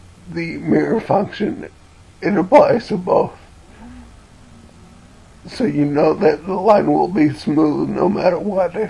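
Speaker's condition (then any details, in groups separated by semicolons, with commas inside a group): Cerebellar ataxia from brain tumour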